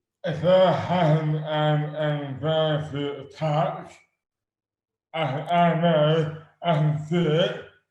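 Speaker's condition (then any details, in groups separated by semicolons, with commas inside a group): Dystonia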